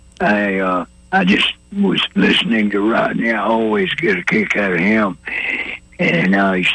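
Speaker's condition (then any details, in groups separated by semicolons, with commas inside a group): Vocal cord cancer; throat cancer on vocal cords, diagnosed a couple of years ago, treated with radiation; radiation finished, cancer reportedly cleared, improving, ongoing radiation side effects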